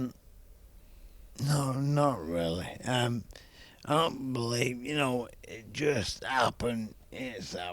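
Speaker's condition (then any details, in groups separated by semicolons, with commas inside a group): ALS; young onset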